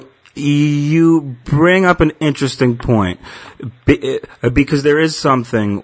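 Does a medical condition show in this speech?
Yes: stuttering; stuttering since childhood; anticipatory worry about stuttering, sometimes months ahead; here repeated sounds, blocks.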